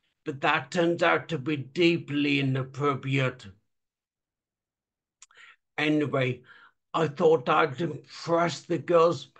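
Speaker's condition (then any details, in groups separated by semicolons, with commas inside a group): Traumatic brain injury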